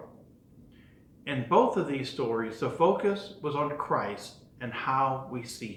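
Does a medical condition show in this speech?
No.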